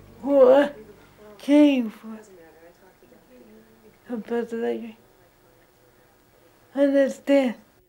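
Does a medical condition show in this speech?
Yes: cerebral palsy; from birth, quadriplegic, scoliosis, arthritis; scoliosis since age 15, later arthritis; severe speech impediment, hard to understand.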